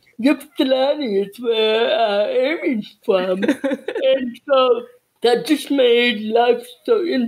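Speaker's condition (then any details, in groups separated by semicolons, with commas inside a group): Cerebral palsy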